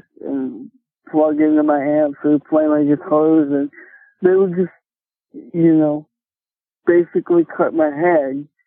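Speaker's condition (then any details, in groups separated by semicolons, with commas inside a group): Cerebral palsy; speech affected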